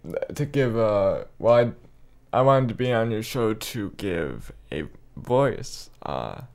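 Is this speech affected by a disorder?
Yes: cerebral palsy; spastic quadriplegia, tight muscles, cannot walk typically, uses walker or gait trainer, describes smaller form.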